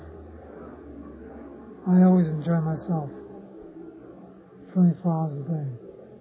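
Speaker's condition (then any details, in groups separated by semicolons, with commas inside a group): Parkinson's disease; others offer remedies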